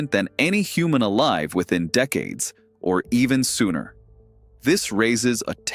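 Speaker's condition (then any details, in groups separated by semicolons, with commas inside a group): No condition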